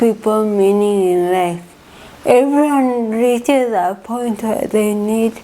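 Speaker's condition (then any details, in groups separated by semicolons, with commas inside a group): Cerebral palsy; from birth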